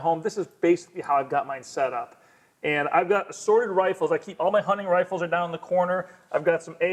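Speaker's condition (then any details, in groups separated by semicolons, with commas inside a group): No condition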